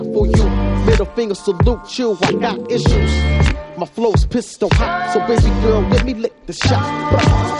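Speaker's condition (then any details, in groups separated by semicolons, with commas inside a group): No condition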